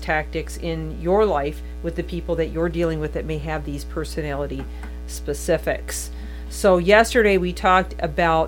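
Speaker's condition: No condition

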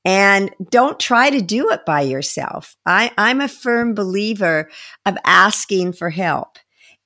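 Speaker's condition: No condition

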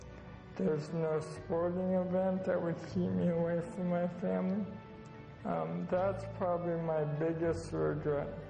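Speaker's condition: ALS; difficulty with speech, listeners must listen closely

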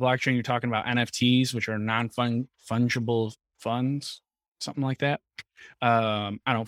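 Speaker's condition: No condition

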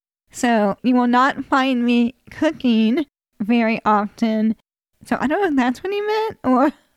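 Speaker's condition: ALS; feeding tube not yet used

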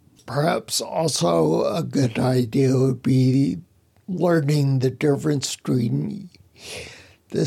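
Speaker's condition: Spinocerebellar ataxia; speech impediment

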